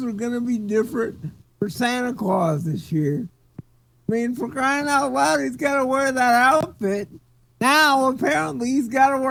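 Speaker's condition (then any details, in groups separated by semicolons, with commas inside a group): Cerebral palsy; speech sounds drunk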